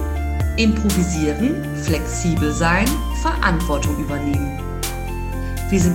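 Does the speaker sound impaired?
No.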